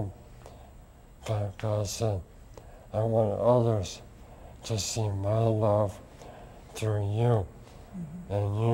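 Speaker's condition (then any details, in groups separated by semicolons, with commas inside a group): Lou Gehrig's disease; swallowing and speaking affected last, voice affected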